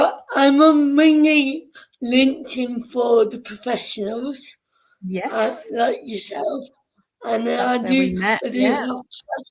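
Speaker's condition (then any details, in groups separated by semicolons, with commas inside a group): Cerebral palsy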